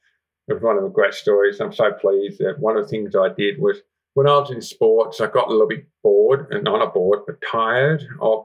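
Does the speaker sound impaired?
Yes: profound deafness, congenital, severe profound hearing loss; profound deafness since birth, hearing aids, cochlear implant in worse ear, right ear better; relearned speech sounds after implant with NDIS-funded speech therapist specialised in hearing loss.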